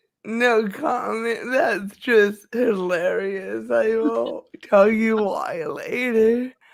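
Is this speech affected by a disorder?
Yes: cerebral palsy; talks funny.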